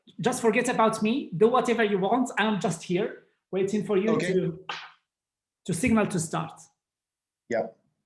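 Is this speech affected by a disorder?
No.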